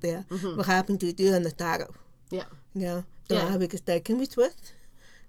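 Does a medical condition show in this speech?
Yes: profound deafness; profound deafness left ear, total deafness right ear, diagnosed at age 3, no cochlear implant; wears hearing aid which helps, relies on lip-reading to understand, sits in front row; learned to speak and lip-read in oral pre-preschool, mainstreamed, little ASL now.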